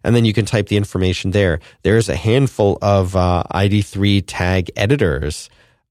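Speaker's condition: No condition

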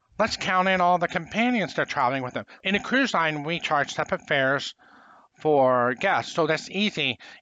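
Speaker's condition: Profound hearing loss, congenital

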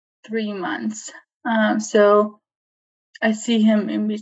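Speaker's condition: ALS, limb onset; about 10 months since diagnosis, seeing speech language pathologist at clinic, voice and swallowing monitored, voice banking

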